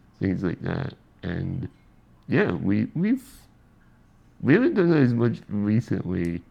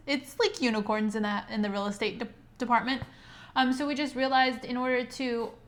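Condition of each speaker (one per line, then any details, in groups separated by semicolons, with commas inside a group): Spinal muscular atrophy; type 2, never walked, scoliosis, spinal fusion
No condition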